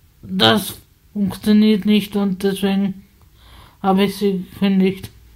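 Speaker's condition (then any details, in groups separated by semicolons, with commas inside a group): Spasticity from birth; multiple sclerosis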